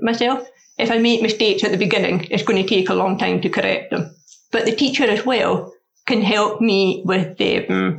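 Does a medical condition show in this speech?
Yes: deafness; learned to speak through speech therapy, progressive eyesight loss, learning braille; asks for slower speech, repetition, written notes from teachers; struggles hearing loudspeakers, often needs repetition, accent in foreign languages.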